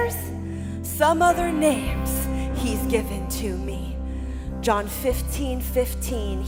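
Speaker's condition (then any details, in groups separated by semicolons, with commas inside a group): No condition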